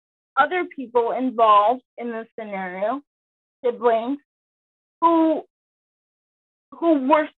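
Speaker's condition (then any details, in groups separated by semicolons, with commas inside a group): Cerebral palsy; prolonged sitting and car travel hard on body, down about a week after trip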